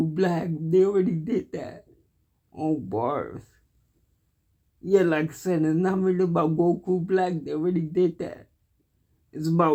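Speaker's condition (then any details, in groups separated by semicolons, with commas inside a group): Cerebral palsy; cannot walk, uses wheelchair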